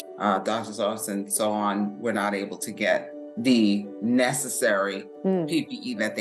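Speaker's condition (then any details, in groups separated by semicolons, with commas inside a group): No condition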